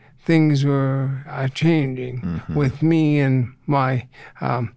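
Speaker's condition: ALS; reduced ability to get around

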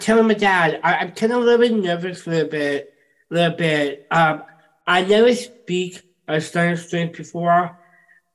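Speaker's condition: Down syndrome; medical challenges in childhood

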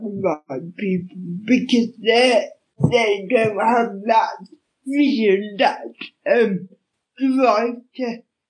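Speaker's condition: Quadriplegic cerebral palsy; from birth, oxygen starvation, walked unaided at six after aided walking; medics feared normal speech unachievable, said to have proved them wrong

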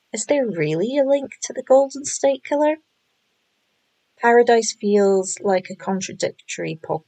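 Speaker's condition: No condition

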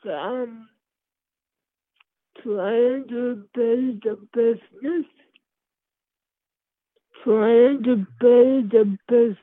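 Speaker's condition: Mobius syndrome; congenital, present from birth, affects face and limbs, wheelchair user all life, not progressive; swallowing problem, hard to drink by mouth; affected speech, hard to understand, speech unchanged over time

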